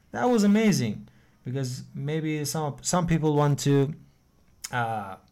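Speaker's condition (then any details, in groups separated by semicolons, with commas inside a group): No condition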